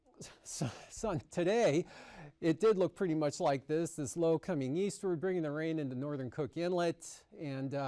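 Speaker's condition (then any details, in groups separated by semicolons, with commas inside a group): No condition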